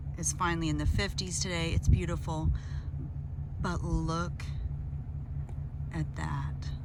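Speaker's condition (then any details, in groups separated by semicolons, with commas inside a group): No condition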